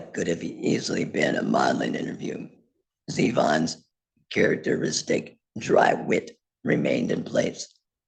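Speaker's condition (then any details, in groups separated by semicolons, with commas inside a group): Laryngectomy; total laryngectomy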